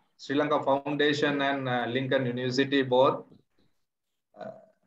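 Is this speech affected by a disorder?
No.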